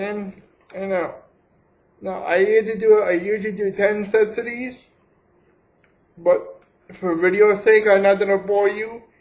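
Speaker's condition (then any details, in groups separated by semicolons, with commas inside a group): Cerebral palsy; holds breath during exertion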